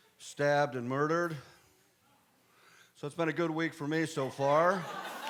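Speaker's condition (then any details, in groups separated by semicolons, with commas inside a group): No condition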